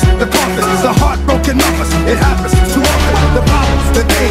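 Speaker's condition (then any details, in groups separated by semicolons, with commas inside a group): No condition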